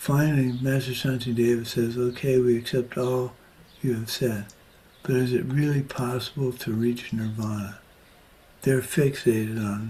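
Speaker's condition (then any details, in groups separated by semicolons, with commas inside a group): Parkinson's disease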